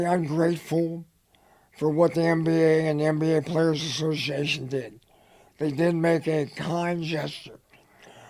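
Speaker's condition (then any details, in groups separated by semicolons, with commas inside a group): Head and neck cancer; dry throat, dry mouth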